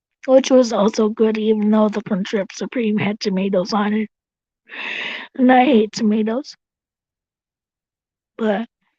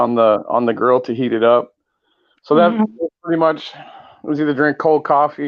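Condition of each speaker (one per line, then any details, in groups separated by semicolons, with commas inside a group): Cerebral palsy; from birth, tracheotomy; voice shaped by tracheotomy, regular voice
No condition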